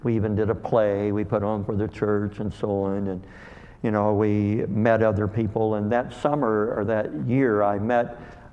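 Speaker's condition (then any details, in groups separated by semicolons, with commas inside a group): Cleft lip and palate; called hair lip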